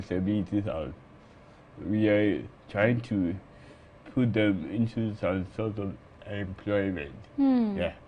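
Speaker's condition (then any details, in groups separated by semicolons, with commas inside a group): Cerebral palsy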